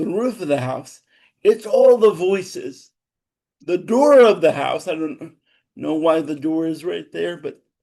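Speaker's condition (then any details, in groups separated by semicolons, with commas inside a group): Cerebral palsy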